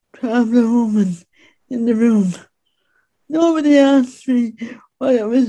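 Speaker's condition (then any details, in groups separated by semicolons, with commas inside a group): Speech impediment; disabled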